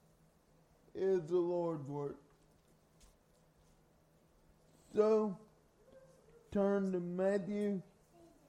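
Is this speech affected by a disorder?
Yes: cerebral palsy; from birth.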